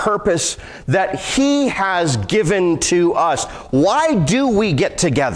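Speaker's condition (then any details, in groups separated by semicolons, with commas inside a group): No condition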